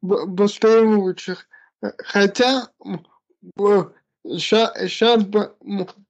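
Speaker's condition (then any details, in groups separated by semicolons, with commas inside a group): Cerebral palsy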